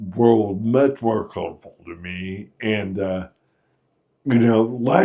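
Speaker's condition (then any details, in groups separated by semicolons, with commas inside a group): Friedreich's ataxia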